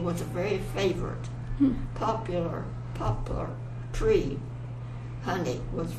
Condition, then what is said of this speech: Parkinson's disease. And getting the volume out instead of mumbling and groaning in here.